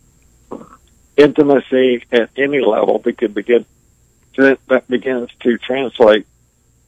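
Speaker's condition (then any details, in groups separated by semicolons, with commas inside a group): ALS; progressive disease, diagnosed nearly 20 years ago; able to speak and communicate clearly, communicating takes more time due to ventilator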